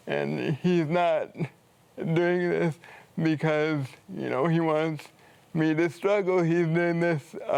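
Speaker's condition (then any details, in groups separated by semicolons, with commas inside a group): Cerebral palsy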